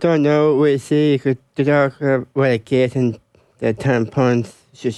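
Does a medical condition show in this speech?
Yes: Down syndrome; congenital, lifelong.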